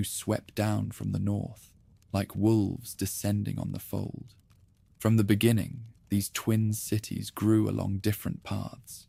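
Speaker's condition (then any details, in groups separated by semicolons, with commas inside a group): No condition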